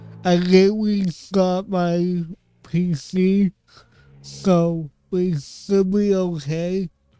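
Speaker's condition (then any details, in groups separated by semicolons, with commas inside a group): Cerebral palsy; affects voice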